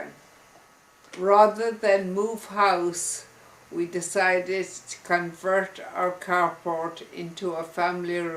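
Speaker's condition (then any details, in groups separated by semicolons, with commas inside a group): Multiple sclerosis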